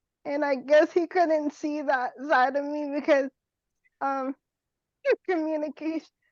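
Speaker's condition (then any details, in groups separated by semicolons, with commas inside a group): Cerebral palsy; wheelchair user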